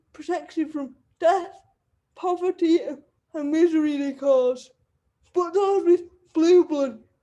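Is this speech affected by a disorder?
Yes: cerebral palsy; wheelchair user.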